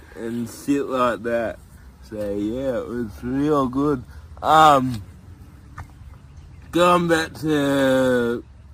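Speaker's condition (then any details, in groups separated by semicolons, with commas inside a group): Cerebral palsy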